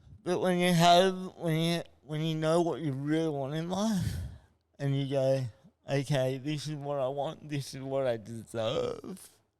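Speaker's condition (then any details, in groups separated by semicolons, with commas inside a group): Cerebral palsy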